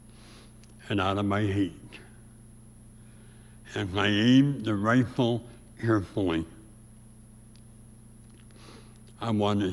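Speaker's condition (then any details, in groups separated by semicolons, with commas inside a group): Severe speech impediment; about age 84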